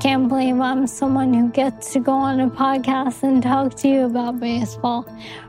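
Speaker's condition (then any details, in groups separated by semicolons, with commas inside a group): ALS; progressive degenerative muscle disease, leg symptom onset, diagnosed at 29 by Dr. Neil Schneider, Columbia; age 30, several years since onset, one medication available; speech affected by ALS, noticeable on podcasts and shows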